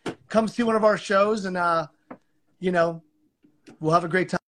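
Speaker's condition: No condition

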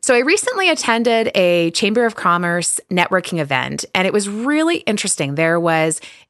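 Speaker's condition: No condition

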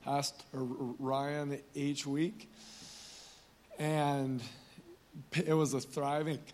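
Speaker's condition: Stutter; stuttered all through school; current stutter, may get a little blocked while speaking; gets a little blocked up, blocks usually before statements felt important; prolonged sounds, blocks

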